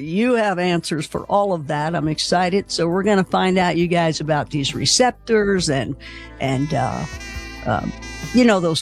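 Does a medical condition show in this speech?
No.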